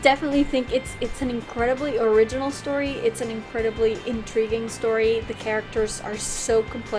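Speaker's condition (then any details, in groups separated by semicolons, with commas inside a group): No condition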